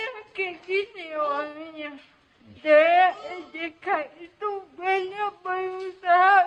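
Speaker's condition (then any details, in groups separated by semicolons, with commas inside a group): Cerebral palsy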